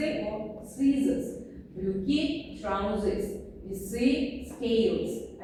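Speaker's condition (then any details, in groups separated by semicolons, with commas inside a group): No condition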